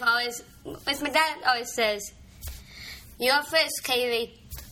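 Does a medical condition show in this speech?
Yes: Down syndrome.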